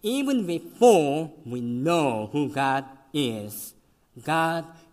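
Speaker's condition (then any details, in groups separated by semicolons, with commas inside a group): Cleft lip and palate; congenital, severe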